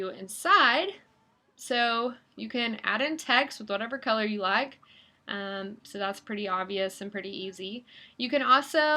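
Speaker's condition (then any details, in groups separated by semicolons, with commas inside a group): No condition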